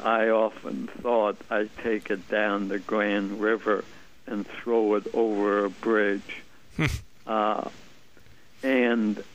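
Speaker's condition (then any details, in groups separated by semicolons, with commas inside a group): ALS; muscle twitches and hand weakness at onset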